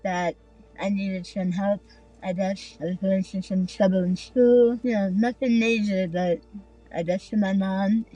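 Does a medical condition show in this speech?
Yes: tongue removal for cancer; cancer, entire tongue removed, jaw split for surgery; nearly seven years since surgery, cancer-free; no speech right after surgery, former tracheal breathing tube.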